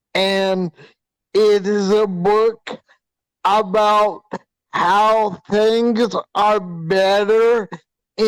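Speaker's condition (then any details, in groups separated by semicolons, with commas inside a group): Hydrocephalus with shunt failure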